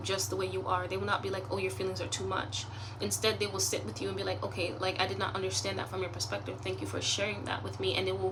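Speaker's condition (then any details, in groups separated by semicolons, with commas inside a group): No condition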